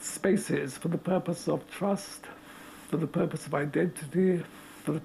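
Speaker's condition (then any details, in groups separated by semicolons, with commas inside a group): Motor neurone disease; still able to talk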